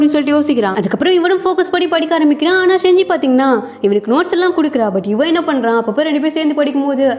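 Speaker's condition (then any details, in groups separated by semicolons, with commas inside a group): No condition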